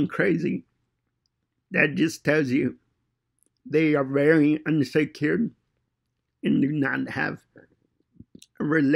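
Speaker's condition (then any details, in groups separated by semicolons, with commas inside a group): Cerebral palsy; fine motor impairment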